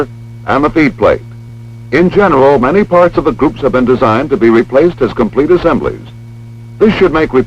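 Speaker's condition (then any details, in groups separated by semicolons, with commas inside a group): No condition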